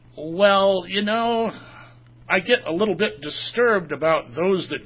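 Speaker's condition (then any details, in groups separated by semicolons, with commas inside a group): No condition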